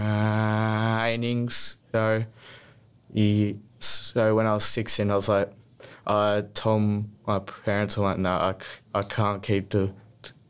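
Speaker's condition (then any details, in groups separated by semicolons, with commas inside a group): Stutter; childhood stutter, therapy grades 1-4, smooth speech at Box Hill Clinic 2 years from 14-15; prolonged sounds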